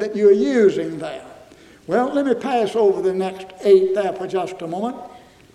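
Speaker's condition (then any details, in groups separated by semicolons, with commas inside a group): No condition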